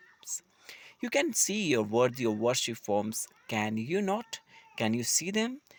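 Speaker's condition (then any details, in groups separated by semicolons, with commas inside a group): No condition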